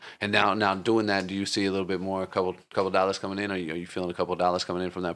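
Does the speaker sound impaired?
No.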